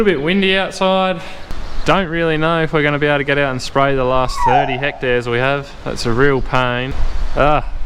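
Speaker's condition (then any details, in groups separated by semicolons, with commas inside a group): No condition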